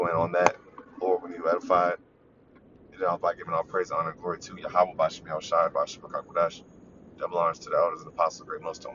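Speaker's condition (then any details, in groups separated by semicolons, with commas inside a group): No condition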